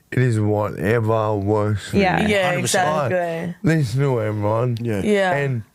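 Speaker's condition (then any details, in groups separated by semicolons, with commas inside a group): Motor neurone disease; voice became very nasal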